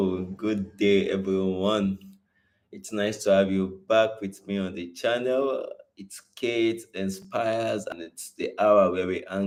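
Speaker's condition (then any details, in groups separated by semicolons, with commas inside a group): No condition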